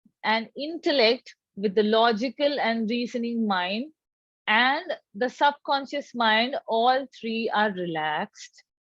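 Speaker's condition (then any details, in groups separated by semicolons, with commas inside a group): No condition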